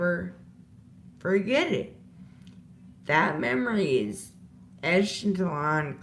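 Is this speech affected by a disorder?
Yes: disability causing slurred speech.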